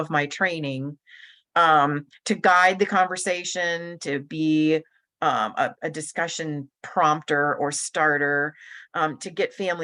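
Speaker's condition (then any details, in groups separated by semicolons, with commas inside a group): No condition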